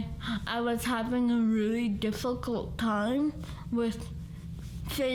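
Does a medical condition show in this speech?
Yes: cerebral palsy.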